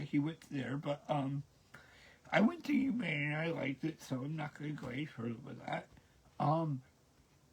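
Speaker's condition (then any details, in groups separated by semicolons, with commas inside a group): Cerebral palsy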